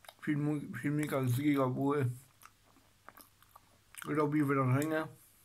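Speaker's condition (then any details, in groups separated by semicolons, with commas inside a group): Cerebral palsy; uses wheelchair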